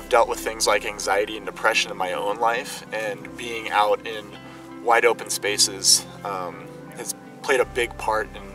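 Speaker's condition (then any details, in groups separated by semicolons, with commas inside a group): No condition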